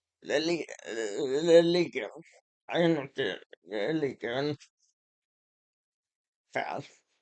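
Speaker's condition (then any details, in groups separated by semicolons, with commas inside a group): Muscular Parkinson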